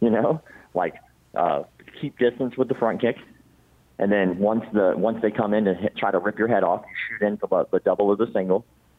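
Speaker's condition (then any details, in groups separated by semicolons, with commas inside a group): Cleft palate; congenital, many surgeries in childhood, facial scars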